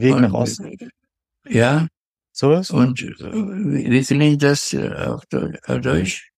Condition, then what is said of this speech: Parkinson's disease. Ich habe ich hab das Wort vergessen.